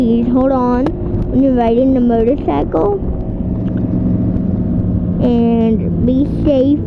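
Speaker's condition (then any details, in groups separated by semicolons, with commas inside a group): Cerebral palsy; affects legs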